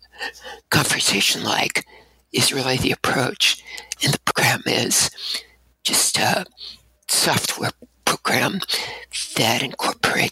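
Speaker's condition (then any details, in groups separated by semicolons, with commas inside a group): Abductor spasmodic dysphonia; voice lost shouting over rock music, diagnosed Fresno State, two damaging surgeries, last 12 years ago; breathy voice, staccato speaking style, shaky tremor when syllables lengthened, voice worse during university years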